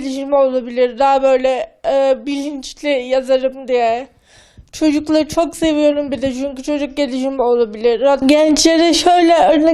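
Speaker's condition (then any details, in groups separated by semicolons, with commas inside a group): Cerebral palsy; speech difficulty from muscle tightness, improved by reading aloud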